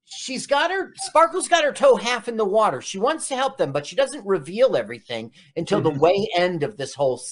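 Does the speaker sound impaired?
No.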